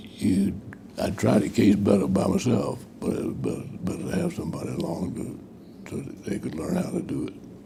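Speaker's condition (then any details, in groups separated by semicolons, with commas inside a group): Parkinson's disease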